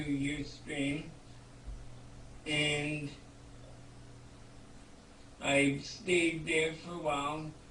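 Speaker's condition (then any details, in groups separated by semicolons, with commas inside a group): Cerebral palsy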